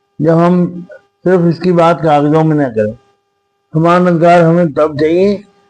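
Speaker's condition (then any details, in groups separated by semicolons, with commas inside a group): Cerebral palsy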